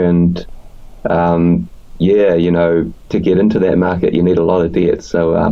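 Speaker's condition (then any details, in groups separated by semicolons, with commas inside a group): No condition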